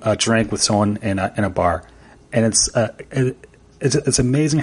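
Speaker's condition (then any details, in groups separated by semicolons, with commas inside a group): Stutter and slurred speech; speech impediment since childhood; sometimes stutters, sometimes slurs words, butchers unfamiliar names, frequent filler 'so'; repeated words, prolonged sounds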